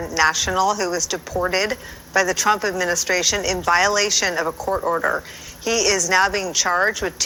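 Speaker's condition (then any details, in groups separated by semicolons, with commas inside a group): No condition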